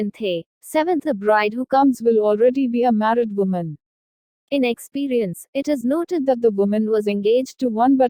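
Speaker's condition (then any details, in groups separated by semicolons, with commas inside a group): No condition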